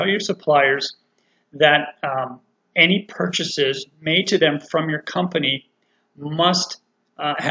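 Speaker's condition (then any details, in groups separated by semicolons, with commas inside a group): No condition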